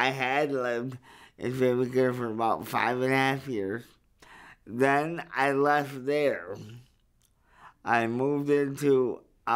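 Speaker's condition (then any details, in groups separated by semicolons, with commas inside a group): Cerebral palsy; verbal, able to speak up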